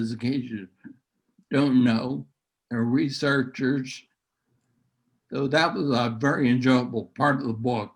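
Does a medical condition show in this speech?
Yes: neurological disease.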